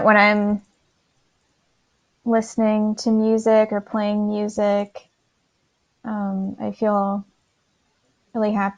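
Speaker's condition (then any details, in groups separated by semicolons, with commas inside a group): No condition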